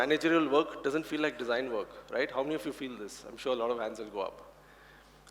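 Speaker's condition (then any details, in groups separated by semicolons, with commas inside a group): No condition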